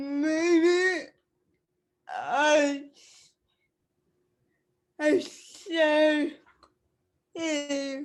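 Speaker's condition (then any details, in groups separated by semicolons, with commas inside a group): Cerebral palsy; speech affected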